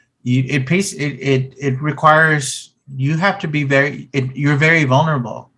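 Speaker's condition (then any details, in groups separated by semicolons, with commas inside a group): No condition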